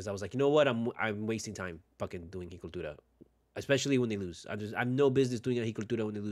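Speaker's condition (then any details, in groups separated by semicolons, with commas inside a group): No condition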